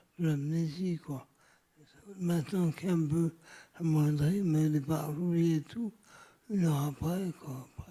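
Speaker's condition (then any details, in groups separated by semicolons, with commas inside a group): Severe traumatic brain injury; severe, bicycle accident, physical and cognitive sequelae; about 20 years since injury, initial coma, long rehabilitation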